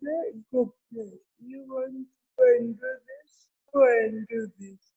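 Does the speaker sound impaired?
Yes: cerebral palsy; from birth in Kenya, did not cry or breathe at birth, incubator for weeks, medical negligence; therapy since six months old, ongoing; other children thought talking different in childhood.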